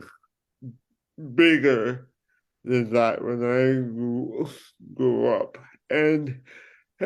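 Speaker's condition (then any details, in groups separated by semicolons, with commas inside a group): Cerebral palsy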